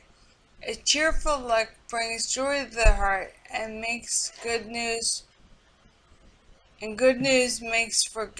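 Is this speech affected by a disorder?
Yes: multiple sclerosis; speech affected.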